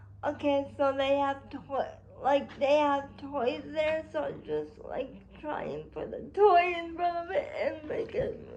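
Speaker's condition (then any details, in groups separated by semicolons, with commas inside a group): Cerebral palsy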